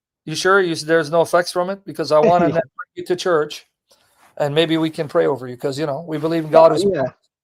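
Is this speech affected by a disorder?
No.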